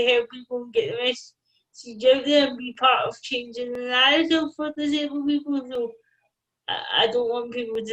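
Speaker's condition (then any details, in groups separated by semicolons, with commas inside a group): Cerebral palsy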